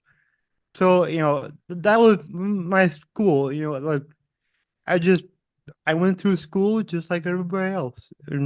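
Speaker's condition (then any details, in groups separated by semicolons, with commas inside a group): Cerebral palsy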